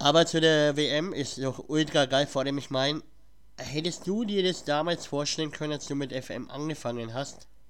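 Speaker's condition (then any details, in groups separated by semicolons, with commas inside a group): Cleft palate; has a cold at recording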